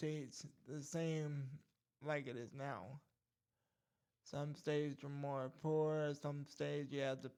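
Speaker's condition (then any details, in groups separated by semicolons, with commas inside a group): Cerebral palsy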